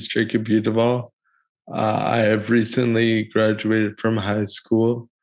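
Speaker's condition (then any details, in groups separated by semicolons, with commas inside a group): Cerebral palsy; present from birth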